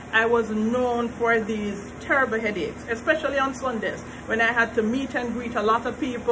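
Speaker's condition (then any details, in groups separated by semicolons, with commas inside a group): No condition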